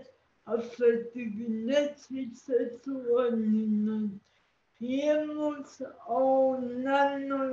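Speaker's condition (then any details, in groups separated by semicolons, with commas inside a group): Cerebral palsy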